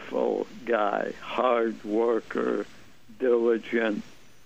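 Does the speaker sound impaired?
Yes: ALS; limb onset, muscle twitches and hand weakness at onset.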